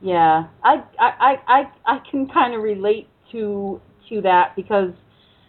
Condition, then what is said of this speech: Stuttering. Sometimes I will let them know off the top or at the beginning that I stutter too,